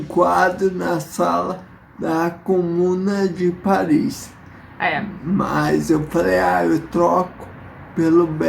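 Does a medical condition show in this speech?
Yes: multiple sclerosis.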